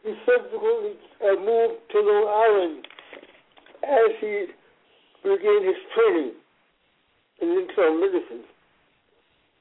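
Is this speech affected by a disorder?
Yes: cerebral palsy; speech impairment named as a challenge.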